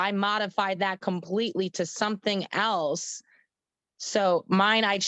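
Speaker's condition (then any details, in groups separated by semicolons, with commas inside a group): No condition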